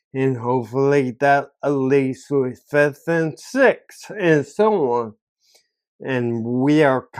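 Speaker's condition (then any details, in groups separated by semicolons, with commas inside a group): Ataxia; caused by stroke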